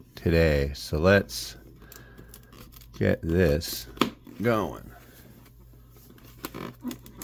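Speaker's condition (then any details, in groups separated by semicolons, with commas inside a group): No condition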